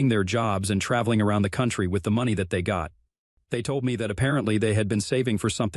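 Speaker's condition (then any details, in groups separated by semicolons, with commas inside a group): No condition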